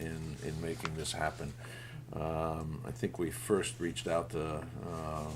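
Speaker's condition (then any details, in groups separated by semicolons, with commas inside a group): No condition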